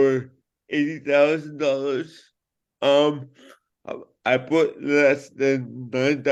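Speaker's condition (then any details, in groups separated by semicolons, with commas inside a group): Cerebral palsy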